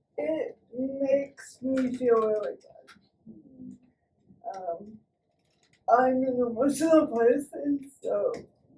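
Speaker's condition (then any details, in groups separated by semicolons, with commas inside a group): Cerebral palsy; can speak, sometimes types to be understood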